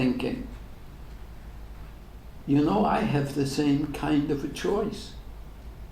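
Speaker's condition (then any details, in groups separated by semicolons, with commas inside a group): ALS; degenerative; diagnosed ten years ago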